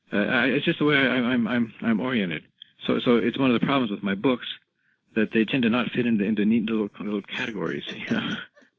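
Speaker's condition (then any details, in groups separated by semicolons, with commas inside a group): Parkinson's disease; rigidity-predominant form, never had tremors, gait mainly affected, diagnosed by neurologist, confirmed by drug response; 11 years into illness, ability to walk almost gone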